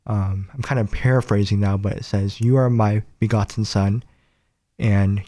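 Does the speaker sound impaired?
Yes: cleft palate; nose and lip.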